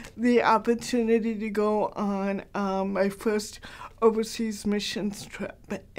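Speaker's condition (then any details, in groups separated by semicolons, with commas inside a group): Cerebral palsy, mild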